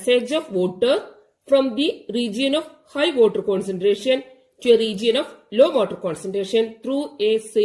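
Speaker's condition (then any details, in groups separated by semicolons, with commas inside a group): No condition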